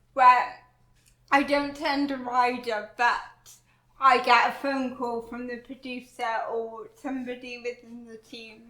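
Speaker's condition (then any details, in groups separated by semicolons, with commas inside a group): Cerebral palsy; affects walking, talking, movement; talks differently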